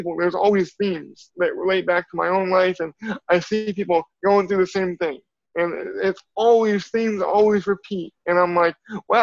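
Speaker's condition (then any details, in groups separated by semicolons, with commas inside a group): Cerebral palsy; from birth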